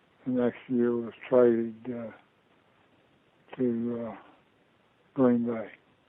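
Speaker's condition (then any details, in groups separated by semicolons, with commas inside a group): Parkinson's disease; diagnosed about two years ago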